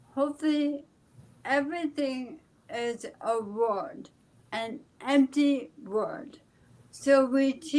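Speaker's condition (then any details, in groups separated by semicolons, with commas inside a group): ALS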